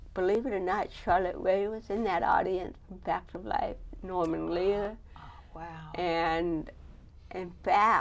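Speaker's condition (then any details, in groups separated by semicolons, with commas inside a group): Cerebral palsy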